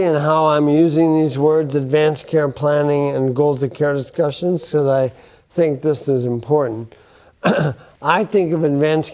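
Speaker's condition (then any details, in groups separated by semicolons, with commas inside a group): Bulbar onset ALS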